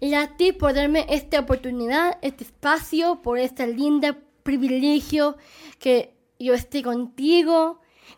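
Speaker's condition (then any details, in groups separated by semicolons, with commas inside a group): Down syndrome; present from birth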